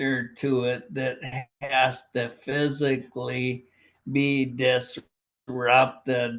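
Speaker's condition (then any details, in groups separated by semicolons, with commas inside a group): Primary lateral sclerosis, bulbar onset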